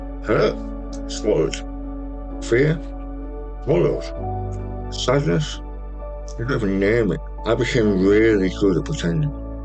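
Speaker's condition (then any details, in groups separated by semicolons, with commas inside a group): Stage 4 tongue cancer, hemiglossectomy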